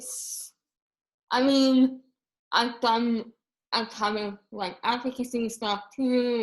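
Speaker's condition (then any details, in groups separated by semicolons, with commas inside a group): Moebius syndrome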